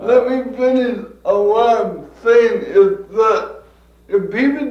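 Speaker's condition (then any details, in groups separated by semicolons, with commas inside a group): Cerebral palsy; from birth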